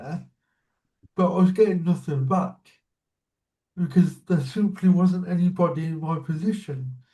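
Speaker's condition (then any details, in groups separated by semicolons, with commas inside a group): Cerebral palsy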